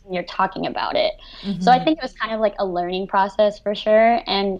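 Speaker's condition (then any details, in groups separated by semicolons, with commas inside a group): Cleft lip and palate; severe cleft lip and palate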